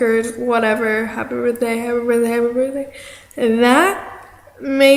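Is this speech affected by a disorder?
Yes: cerebral palsy; affects arm.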